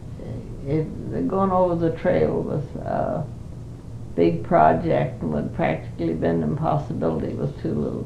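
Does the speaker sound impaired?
Yes: Parkinson's disease; 5 years since onset, not very able to do much, cannot live alone.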